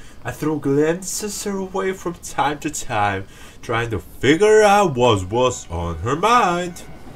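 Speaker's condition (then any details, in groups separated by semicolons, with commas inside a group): No condition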